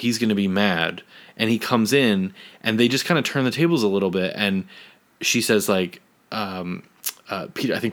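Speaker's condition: No condition

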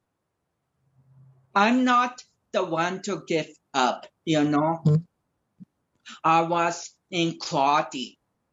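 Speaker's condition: Cerebral palsy; speech affected

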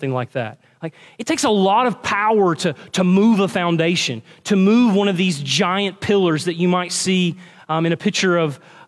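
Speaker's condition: No condition

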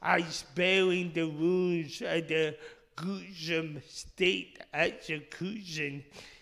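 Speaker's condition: Speech impediment; initially misdiagnosed

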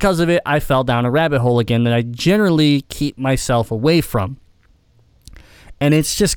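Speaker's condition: Cleft palate; congenital cleft palate

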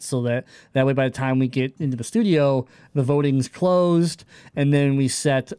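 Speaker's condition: Cleft palate; congenital cleft palate

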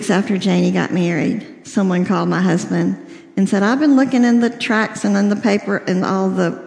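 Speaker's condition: Cleft lip and palate, severe

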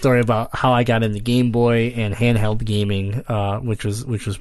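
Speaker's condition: Cleft palate; congenital

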